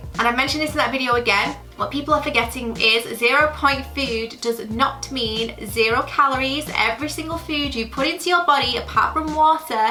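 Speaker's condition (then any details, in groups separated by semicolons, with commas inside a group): No condition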